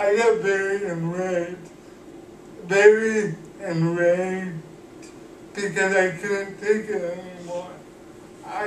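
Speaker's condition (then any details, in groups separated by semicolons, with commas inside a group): Cerebral palsy; cannot walk, uses wheelchair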